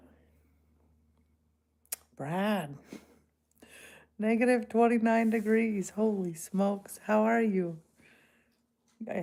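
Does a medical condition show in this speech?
No.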